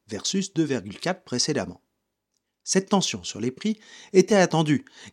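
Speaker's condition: No condition

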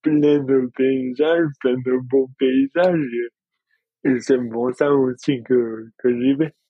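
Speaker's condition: Dystonia; rare neurological dystonia

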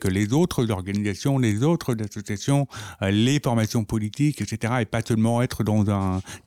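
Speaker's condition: Profound deafness from birth; profound congenital deafness, behind-the-ear hearing aids, cued speech (LPC), sign language learned later, younger sister also deaf; perceives sounds, half lipreading half hearing, must see speaker, group talk tiring, video relay centre for calls

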